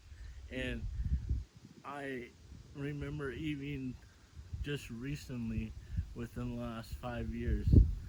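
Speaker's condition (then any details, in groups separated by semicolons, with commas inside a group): Cerebral palsy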